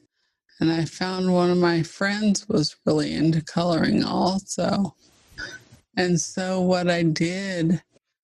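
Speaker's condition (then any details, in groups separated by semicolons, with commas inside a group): ALS (Lou Gehrig's disease)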